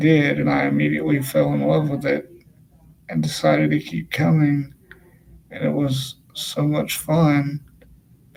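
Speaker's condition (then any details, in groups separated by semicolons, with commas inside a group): Cerebral palsy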